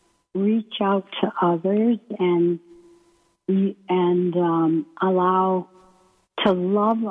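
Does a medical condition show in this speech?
Yes: ALS; onset right foot at VA internship in Maine, year of testing before diagnosis, wheelchair user; about three years since onset, two since diagnosis, progressed, needs Beasy board for transfers; breathing muscles weak, speech effortful, may sound weak or unclear, paces speech with breath, slowing, pausing.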